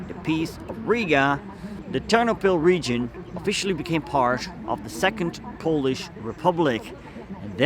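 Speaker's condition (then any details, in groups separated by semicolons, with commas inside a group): No condition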